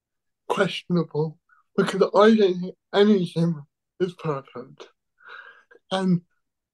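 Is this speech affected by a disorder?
Yes: cerebral palsy.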